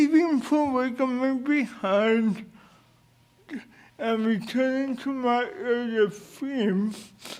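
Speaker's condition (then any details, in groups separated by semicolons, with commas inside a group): Cerebral palsy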